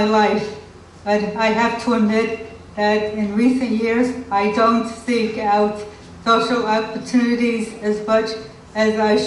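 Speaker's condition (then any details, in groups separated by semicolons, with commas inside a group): Cerebral palsy; limits some physical abilities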